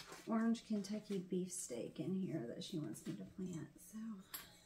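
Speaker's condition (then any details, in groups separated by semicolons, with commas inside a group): No condition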